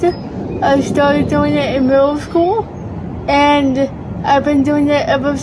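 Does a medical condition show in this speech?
Yes: cerebral palsy; oxygen deprivation, 5 minutes.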